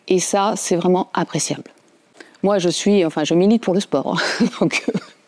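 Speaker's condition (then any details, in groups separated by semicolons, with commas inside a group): No condition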